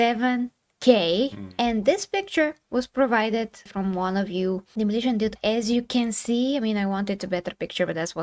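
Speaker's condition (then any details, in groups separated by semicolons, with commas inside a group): No condition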